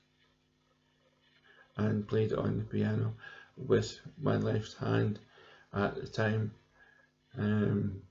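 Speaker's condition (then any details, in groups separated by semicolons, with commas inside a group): Cerebral palsy; present from birth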